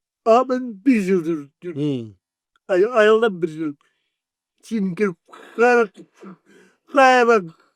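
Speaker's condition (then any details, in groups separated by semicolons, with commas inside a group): Cerebral palsy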